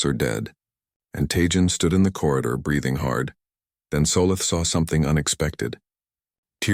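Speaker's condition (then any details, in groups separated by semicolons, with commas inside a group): No condition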